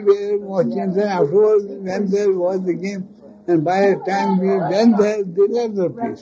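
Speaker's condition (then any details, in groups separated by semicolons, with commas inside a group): Speech loss after head injury; heavy speech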